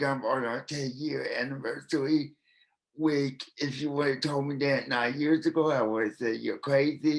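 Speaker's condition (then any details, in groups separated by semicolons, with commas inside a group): Cerebral palsy, spastic quadriplegia; frequent spasms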